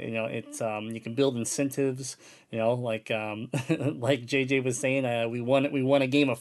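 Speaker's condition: Cleft palate; congenital cleft palate

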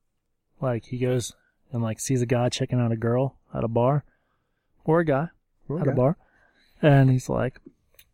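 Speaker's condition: No condition

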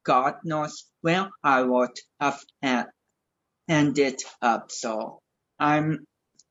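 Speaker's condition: Cerebral palsy; cause: slightly wrapped around neck, affects balance, speech, coordination, childhood walker, wheelchair, crutches, leg braces, helmet, frequent falls

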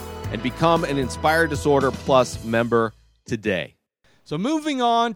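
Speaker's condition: No condition

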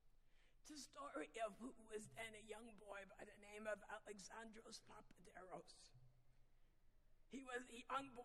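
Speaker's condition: Vocal dysphonia; not painful

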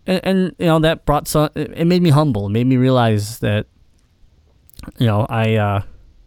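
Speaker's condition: Cleft palate; congenital cleft palate

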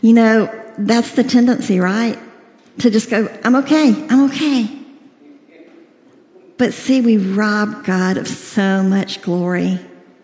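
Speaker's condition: Cleft lip and palate, severe

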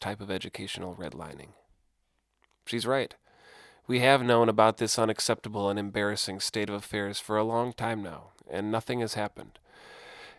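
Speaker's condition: No condition

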